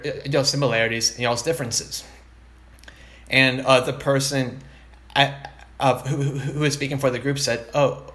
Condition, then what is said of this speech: Stuttering. I, there are times when I'm stuttering and I'm thinking like this is a really rough stuttering moment.